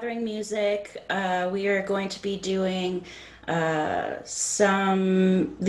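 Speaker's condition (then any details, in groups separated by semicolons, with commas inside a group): No condition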